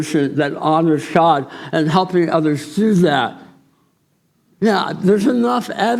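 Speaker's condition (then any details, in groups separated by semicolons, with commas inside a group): Tongue cancer surgery; noticeable diction difficulties, swallowing and saliva problems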